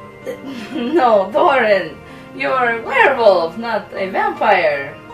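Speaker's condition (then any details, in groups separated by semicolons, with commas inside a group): No condition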